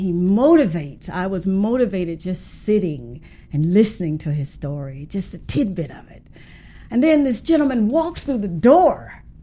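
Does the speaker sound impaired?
No.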